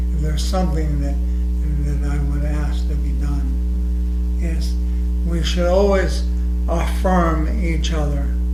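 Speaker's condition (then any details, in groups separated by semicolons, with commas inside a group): ALS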